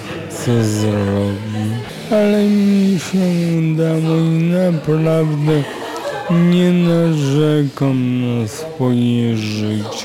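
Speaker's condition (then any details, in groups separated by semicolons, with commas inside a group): Aphasia; walks with crutch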